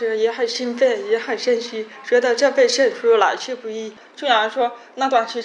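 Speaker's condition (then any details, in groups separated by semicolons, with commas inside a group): Hearing impairment; childhood hearing damage, caused by accident, completed rehabilitation training with family support; past speech training, parents spoke behind back, each word repeated hundreds of times daily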